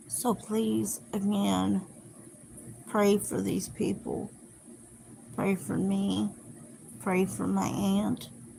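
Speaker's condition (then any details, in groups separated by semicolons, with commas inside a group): Cerebral palsy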